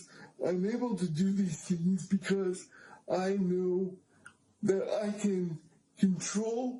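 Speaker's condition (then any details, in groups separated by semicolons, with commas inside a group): Cerebral palsy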